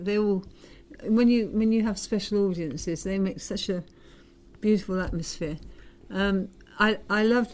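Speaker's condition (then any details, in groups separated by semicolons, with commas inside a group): Parkinson's disease; diagnosed 1997, dopamine shortage causes stiffness, specialist Ray Chowdhury delayed dopamine, dopamine agonist then pump; about 15 years since diagnosis, pump prevents seizing up on stage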